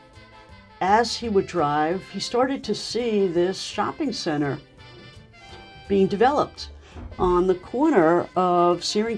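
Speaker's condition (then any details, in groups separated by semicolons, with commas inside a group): No condition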